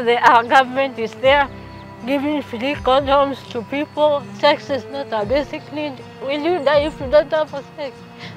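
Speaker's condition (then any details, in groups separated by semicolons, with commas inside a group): Cerebral palsy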